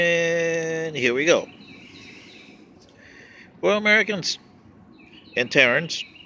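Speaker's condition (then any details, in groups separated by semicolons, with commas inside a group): No condition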